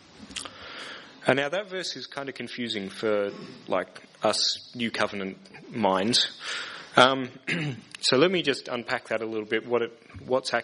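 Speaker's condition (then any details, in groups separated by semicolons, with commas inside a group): No condition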